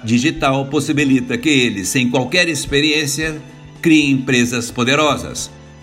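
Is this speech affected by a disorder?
No.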